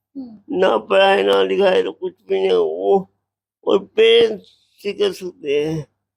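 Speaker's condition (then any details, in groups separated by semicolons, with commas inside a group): Cerebral palsy; from birth, spasticity, muscle tightness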